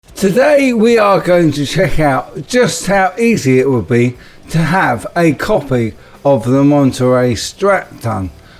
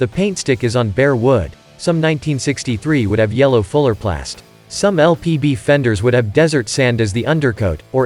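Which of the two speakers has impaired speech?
The first: ALS; affects emotions, speech, right hand; voice may sound unusual.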